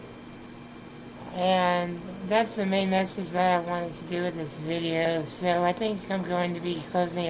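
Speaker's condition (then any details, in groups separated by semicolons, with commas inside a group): Spinal muscular atrophy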